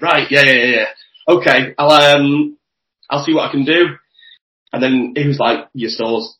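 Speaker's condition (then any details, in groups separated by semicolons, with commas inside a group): Stutter; lifelong stutter since young age, much worse in childhood and at 17, much improved since; stutter more or less squared away, talks freely and at length, may still sound like glitching; possible glitch-like disfluencies, once unable to get words out or say own name, feared phone calls; repeated sounds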